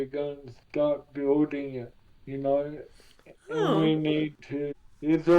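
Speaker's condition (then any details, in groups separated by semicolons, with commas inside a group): Cerebral palsy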